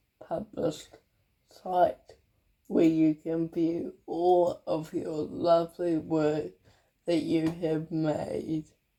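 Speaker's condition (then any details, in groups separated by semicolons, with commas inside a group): Cerebral palsy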